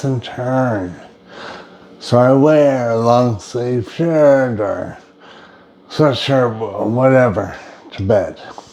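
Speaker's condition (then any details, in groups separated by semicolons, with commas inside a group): Brain injury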